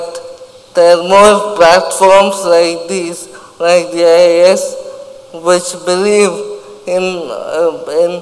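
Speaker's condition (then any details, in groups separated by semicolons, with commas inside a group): Cerebral palsy; cannot speak, others read written messages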